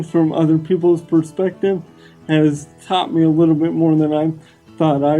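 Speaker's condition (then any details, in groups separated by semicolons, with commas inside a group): Cerebral palsy; wheelchair user; diagnosed at age two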